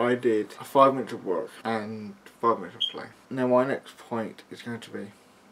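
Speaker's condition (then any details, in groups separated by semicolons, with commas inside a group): Cerebral palsy; mild, affects muscles and speech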